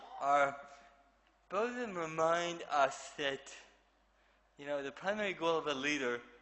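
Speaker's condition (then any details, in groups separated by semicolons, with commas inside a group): Cerebral palsy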